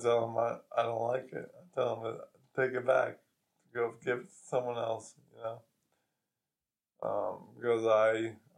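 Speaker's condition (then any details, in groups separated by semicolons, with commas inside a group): ALS; progressive weakness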